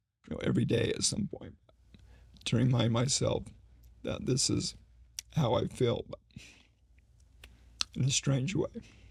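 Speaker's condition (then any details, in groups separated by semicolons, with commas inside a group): ALS; slowly progressing form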